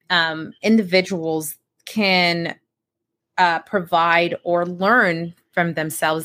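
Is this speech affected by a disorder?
No.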